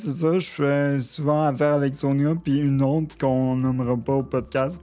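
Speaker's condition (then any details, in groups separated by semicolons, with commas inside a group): Cerebral palsy, near quadriplegia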